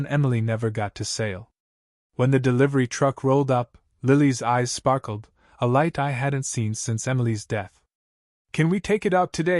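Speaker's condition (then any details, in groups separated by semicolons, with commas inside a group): No condition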